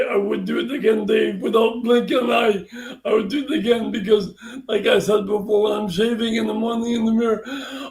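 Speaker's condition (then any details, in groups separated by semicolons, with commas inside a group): Brain injury; speech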